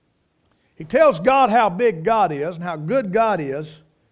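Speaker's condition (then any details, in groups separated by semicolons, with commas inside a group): No condition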